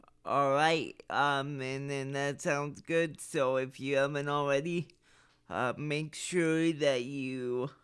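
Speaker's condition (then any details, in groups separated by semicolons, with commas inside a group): Cerebral palsy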